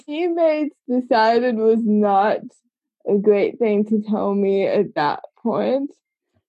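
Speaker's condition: Cerebral palsy; congenital

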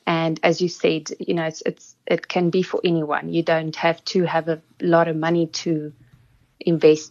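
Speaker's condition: No condition

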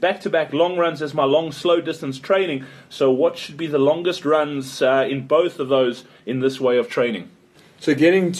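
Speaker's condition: No condition

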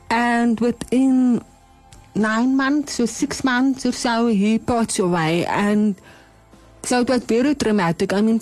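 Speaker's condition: Hearing loss; bilateral cochlear implants

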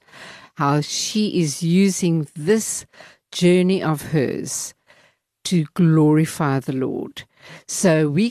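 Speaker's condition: No condition

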